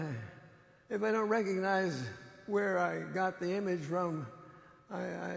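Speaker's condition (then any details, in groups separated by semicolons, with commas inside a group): Parkinson's disease; diagnosed 20 years ago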